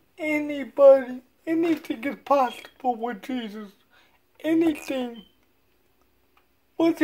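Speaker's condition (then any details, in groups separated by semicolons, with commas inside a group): Cerebral palsy; from birth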